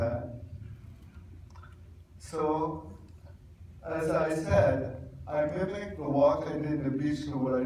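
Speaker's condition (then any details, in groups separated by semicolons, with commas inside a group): Cerebral palsy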